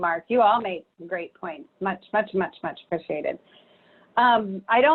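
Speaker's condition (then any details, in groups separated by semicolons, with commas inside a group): No condition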